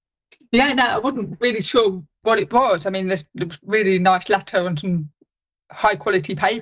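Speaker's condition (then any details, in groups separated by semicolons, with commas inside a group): Deafness; cannot really understand speech sounds without hearing aids, learning level 3 sign language; following interview via live captions on Teams plus live transcription app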